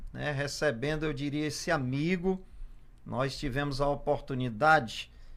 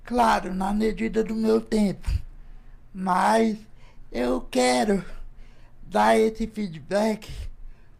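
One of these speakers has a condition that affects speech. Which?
The second: cerebral palsy; from birth, premature birth, affects motor coordination.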